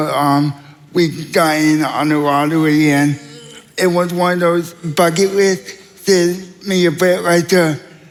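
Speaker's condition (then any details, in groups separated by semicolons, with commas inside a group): Cerebral palsy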